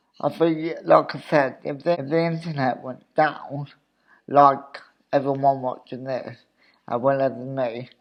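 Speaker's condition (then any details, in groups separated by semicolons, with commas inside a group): Cerebral palsy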